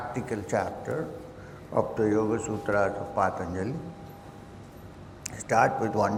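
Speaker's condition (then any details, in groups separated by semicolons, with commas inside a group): No condition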